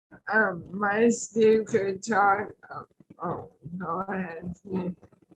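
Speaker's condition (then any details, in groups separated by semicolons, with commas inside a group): ALS; tracheostomy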